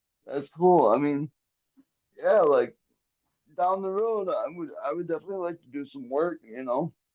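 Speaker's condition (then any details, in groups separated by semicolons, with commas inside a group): Cerebral palsy, quadriplegic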